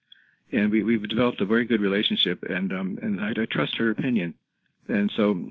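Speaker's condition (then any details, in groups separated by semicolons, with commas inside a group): Parkinson's disease, rigidity-predominant, no tremor; ability to walk almost gone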